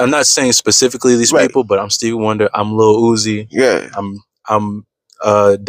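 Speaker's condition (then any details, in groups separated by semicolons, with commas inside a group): No condition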